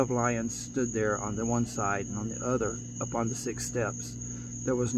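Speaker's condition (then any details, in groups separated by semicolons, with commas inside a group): No condition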